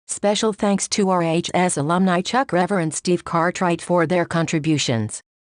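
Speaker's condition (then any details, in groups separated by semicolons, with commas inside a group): No condition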